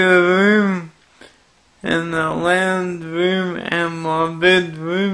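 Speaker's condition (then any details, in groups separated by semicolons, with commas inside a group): Cerebral palsy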